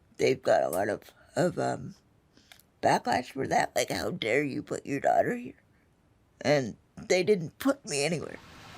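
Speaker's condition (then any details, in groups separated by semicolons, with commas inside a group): Spastic quadriplegic cerebral palsy; spastic quadriplegic form, from birth, wheelchair since age two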